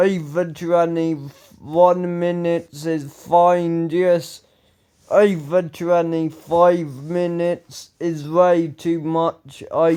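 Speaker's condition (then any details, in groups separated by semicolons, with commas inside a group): Ataxia; speech recently worse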